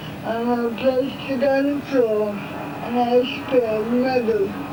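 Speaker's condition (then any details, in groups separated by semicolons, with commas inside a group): Cerebral palsy; halting voice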